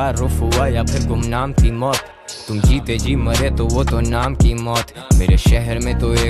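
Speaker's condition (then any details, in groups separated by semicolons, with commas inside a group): No condition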